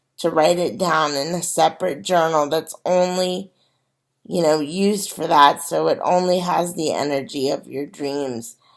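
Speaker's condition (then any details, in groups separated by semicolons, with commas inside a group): Cerebral palsy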